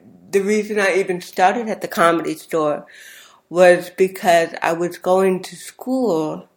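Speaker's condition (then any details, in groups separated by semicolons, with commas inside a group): Cerebral palsy; very slurred speech as a child from cerebral palsy plus hearing impairment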